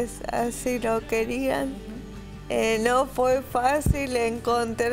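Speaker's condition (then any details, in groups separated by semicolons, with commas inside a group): Cerebral palsy; respiratory arrest at birth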